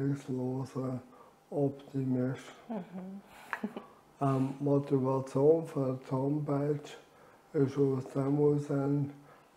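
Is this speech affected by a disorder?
Yes: amyotrophic lateral sclerosis.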